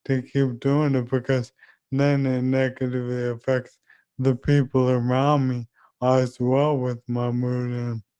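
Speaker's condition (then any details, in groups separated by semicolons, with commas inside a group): ALS; voice currently clear, considering voice banking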